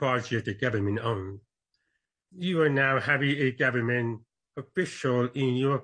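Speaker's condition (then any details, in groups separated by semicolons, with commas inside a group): Born deaf; congenital deafness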